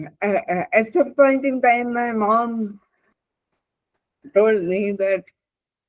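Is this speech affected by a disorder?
Yes: cerebral palsy; spastic left hand.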